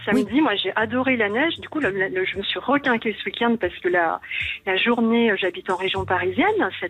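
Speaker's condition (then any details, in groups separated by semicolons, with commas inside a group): No condition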